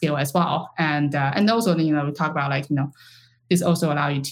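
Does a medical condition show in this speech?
No.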